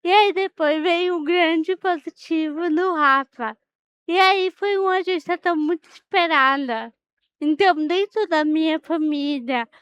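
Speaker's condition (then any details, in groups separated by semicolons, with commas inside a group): Cerebral palsy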